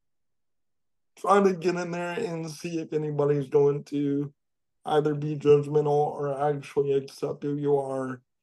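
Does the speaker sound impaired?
Yes: cerebral palsy; able to speak.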